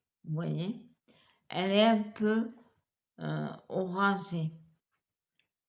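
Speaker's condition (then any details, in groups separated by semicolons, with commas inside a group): Multiple sclerosis; wheelchair, hand difficulties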